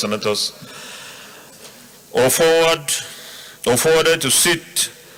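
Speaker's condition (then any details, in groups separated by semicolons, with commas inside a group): No condition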